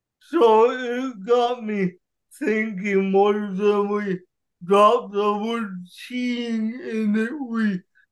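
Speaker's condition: Cerebral palsy; wheelchair user

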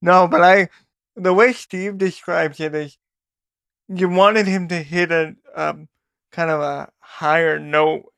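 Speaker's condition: Cerebral palsy; fast talking radio voice

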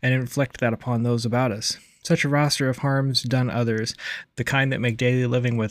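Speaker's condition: No condition

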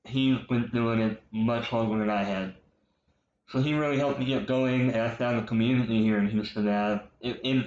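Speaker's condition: Cleft lip and palate, popliteal pterygium syndrome

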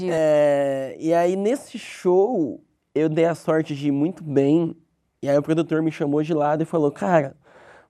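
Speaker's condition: Cleft lip; open fissure at birth

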